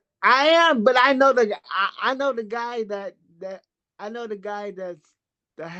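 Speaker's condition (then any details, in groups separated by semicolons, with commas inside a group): Cerebral palsy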